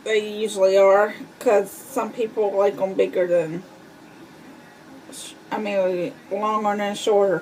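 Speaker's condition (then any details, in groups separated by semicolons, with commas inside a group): Cerebral palsy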